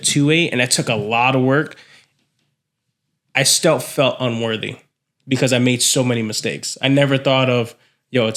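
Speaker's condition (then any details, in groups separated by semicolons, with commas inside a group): No condition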